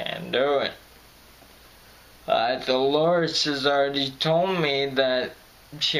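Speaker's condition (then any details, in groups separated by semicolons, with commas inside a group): Friedreich's ataxia; voice crackles when stressed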